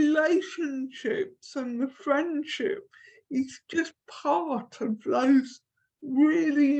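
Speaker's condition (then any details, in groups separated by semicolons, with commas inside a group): Cerebral palsy; from birth, affects limbs and neck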